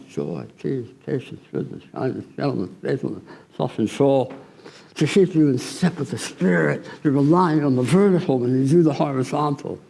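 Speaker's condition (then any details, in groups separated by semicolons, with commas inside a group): Tongue cancer surgery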